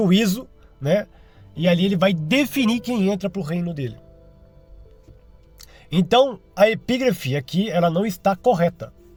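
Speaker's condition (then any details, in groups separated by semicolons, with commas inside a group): No condition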